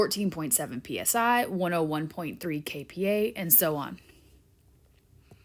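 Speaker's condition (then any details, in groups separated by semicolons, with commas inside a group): No condition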